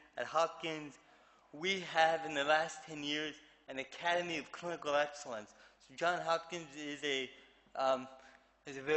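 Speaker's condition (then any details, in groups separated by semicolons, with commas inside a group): Cerebral palsy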